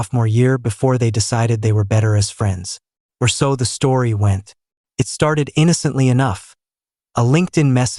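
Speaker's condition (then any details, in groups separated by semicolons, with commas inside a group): No condition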